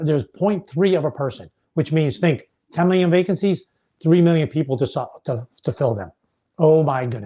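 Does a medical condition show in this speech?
No.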